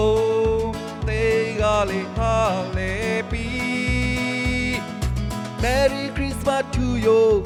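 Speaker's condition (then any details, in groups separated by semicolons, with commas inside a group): No condition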